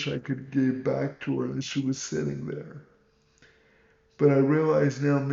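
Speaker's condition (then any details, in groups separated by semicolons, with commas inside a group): Cerebral palsy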